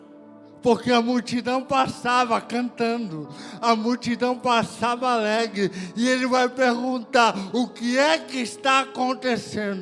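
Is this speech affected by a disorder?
Yes: cerebral palsy.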